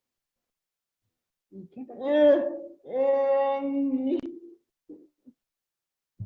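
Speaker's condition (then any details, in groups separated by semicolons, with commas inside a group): Cerebral palsy; since birth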